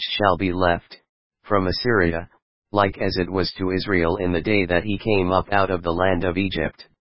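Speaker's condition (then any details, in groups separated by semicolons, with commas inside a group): No condition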